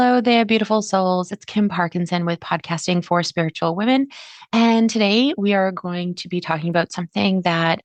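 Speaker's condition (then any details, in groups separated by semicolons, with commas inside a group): No condition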